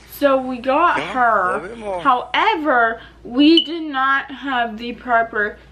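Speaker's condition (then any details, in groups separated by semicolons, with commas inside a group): Cerebral palsy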